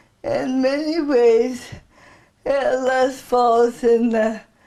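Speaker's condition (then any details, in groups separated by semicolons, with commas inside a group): ALS; bulbar ALS, progressive, speech, swallowing, walking, breathing, hands; 1-2 years since diagnosis, feeding tube, trial medication, weakening fingers; tongue mostly paralyzed, hard to understand, poor saliva control, coughing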